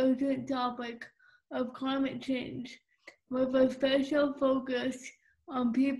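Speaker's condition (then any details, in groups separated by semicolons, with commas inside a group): Cerebral palsy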